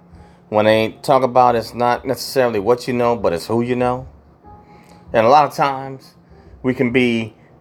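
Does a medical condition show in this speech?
No.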